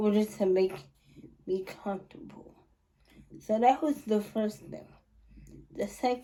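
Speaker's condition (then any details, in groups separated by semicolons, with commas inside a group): Cerebral palsy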